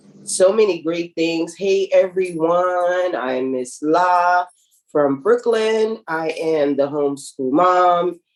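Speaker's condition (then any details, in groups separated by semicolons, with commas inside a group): No condition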